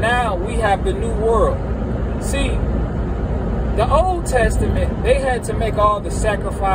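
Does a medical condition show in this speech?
No.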